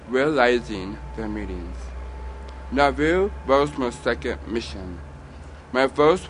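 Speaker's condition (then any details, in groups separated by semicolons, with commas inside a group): Down syndrome; young adult man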